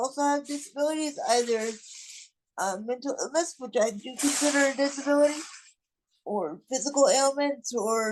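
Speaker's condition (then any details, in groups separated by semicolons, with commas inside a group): Cerebral palsy; non-progressive, will not improve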